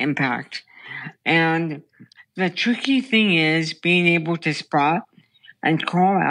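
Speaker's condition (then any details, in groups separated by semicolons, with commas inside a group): Brain stem tumor; inoperable brain stem tumor, childhood onset, radiation at 14, throat surgery; about 30 years since diagnosis, speech, balance, swallowing problems; unclear speech since childhood, hypernasal before surgery, swallowing difficulty, voice therapy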